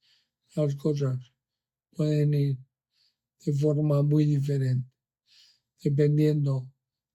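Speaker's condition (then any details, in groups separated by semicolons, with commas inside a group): ALS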